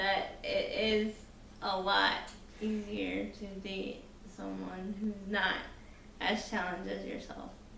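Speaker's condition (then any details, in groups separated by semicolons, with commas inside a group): Cerebral palsy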